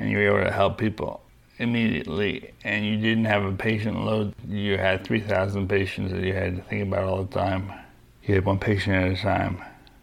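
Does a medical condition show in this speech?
Yes: young onset Parkinson's disease; onset age 38, LRRK2 hereditary form, right hand weakness first, medication 5 years with wearing off, freezing; deep brain stimulator in place, daily exercise, no cognitive problems while working.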